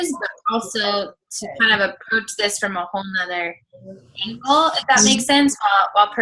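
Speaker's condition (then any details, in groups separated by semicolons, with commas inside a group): No condition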